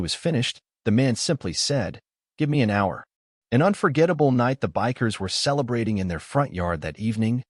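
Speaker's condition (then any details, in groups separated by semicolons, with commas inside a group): No condition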